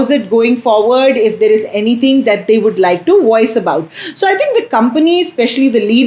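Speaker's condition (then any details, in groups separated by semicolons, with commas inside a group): No condition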